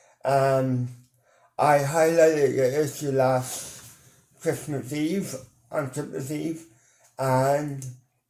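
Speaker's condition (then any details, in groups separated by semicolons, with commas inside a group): Cerebral palsy; mild, ataxic type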